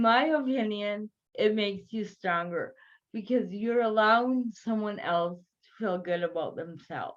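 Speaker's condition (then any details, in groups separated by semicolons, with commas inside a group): Cerebral palsy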